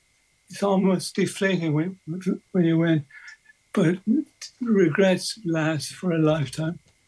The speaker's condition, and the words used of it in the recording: Parkinson's disease. Well, and I apologise to everybody for my voice, but Parkinson's has hurt my voice dramatically.